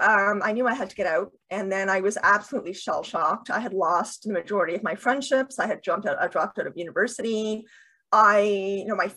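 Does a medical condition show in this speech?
Yes: deafness with cochlear implants, bilateral cochlear implants; two cochlear implants, two major implant surgeries, would be unable to communicate without implants.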